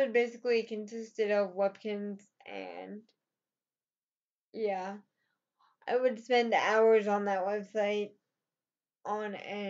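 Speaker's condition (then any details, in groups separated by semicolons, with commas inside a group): Cerebral palsy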